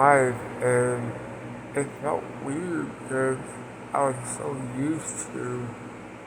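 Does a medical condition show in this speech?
Yes: Parkinson's; speech impediment.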